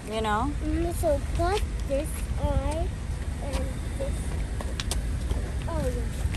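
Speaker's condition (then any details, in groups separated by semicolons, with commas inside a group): No condition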